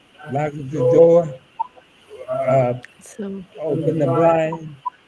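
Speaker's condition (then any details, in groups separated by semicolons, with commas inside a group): ALS; about eight years since diagnosis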